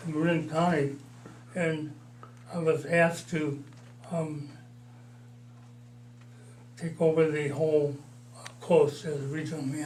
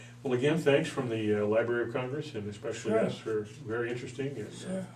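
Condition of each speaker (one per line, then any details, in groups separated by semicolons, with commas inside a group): Parkinson's disease; mild, about four years
No condition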